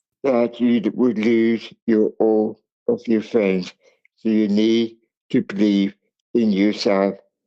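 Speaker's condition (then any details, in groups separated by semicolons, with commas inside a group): Cerebral palsy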